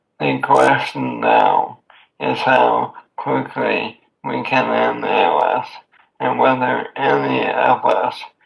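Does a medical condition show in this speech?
Yes: amyotrophic lateral sclerosis; voice and hands affected.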